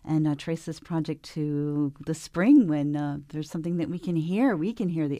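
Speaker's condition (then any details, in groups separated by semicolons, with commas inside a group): No condition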